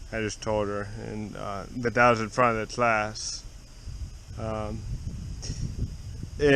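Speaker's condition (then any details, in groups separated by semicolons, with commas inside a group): Cerebral palsy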